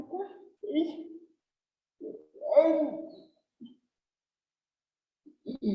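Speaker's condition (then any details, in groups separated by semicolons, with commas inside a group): Cerebral palsy; since birth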